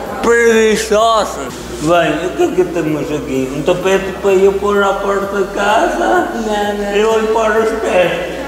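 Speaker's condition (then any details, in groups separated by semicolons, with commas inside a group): Cerebral palsy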